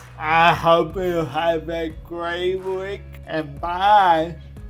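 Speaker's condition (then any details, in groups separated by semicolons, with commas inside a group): Cerebral palsy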